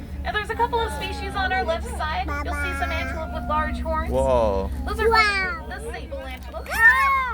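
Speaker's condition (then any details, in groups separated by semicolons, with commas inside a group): No condition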